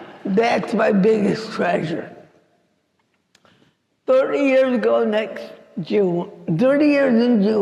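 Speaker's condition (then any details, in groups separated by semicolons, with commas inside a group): Cerebral palsy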